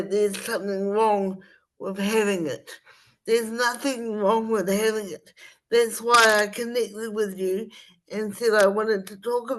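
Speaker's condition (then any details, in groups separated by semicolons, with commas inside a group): Spastic cerebral palsy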